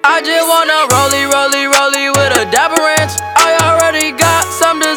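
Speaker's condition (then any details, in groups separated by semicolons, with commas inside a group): No condition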